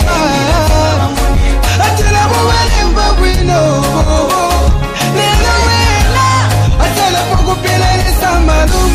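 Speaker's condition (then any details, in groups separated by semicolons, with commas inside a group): No condition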